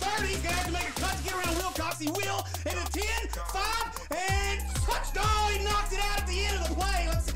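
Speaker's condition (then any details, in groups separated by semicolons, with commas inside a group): No condition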